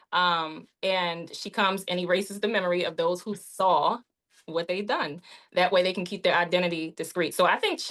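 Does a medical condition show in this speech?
No.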